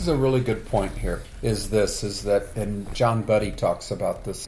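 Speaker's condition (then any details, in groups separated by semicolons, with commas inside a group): No condition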